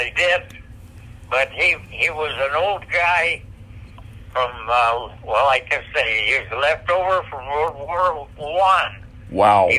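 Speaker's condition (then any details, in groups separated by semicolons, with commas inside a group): Parkinson's disease; on medication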